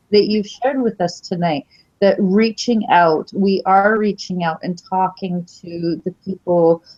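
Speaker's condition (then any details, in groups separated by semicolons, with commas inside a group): No condition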